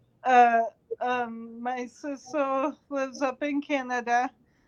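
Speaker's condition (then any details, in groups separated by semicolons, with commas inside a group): Cerebral palsy; talks too fast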